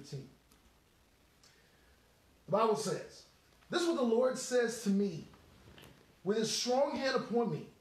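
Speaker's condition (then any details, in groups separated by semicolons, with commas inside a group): No condition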